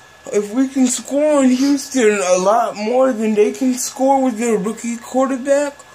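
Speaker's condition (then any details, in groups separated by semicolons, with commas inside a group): Cerebral palsy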